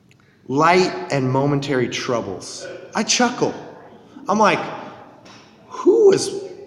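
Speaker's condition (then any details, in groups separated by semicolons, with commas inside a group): No condition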